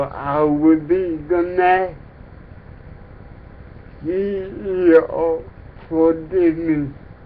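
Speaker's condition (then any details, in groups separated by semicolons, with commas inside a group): Cerebral palsy; affects speech, talks differently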